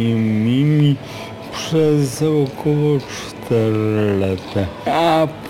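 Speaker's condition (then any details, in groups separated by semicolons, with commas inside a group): Aphasia; no speech for about five years after regaining consciousness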